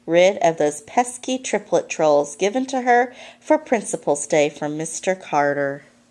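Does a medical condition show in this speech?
No.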